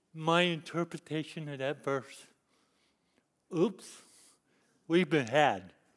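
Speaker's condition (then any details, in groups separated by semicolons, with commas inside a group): Cerebral palsy; lifelong disability since youth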